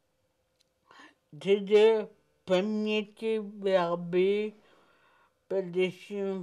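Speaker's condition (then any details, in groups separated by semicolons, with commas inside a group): Cerebral palsy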